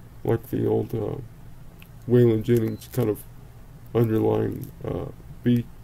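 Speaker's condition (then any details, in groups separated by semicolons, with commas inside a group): Cerebral palsy; speaks relatively well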